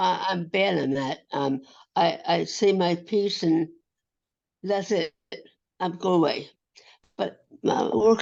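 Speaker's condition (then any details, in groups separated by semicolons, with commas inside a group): Acquired brain injury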